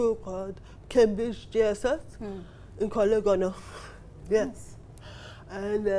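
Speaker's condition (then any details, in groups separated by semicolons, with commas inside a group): Cerebral palsy; affects handwriting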